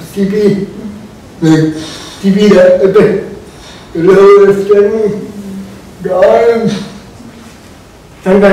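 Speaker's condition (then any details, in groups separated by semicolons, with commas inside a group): Cerebral palsy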